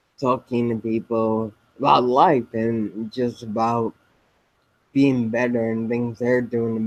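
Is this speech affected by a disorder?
Yes: spinocerebellar ataxia type 7, SCA7; speech.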